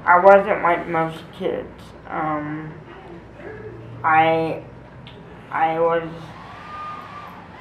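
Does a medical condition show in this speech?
Yes: cerebral palsy.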